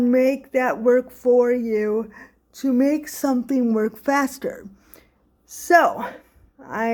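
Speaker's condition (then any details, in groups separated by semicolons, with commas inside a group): Cerebral palsy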